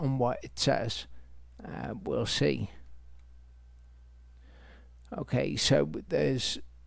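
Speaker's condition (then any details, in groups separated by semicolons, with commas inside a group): Multiple sclerosis; progressive form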